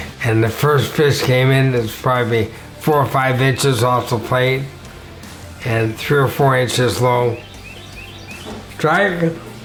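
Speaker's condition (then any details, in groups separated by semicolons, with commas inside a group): ALS; 7 years after onset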